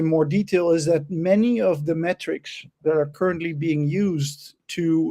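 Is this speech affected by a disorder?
No.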